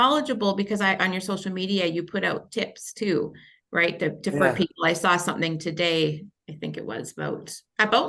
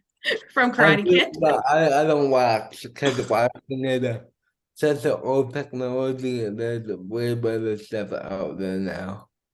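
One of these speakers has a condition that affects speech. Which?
The second: cerebral palsy; diagnosed at about two months.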